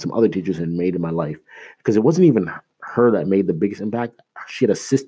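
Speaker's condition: No condition

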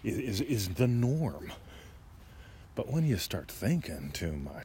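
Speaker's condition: No condition

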